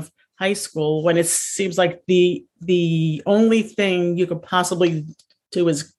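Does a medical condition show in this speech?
Yes: stuttering; here repeated words, blocks.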